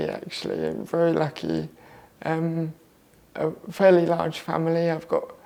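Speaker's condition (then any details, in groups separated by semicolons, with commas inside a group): Cerebral palsy; left-sided muscle tension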